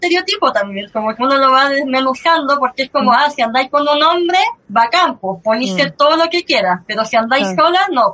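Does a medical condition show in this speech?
Yes: cleft lip and palate; since early childhood.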